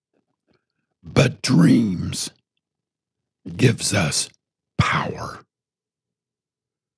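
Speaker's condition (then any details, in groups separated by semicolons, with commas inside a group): Partial laryngectomy from throat cancer; strangers ask if sick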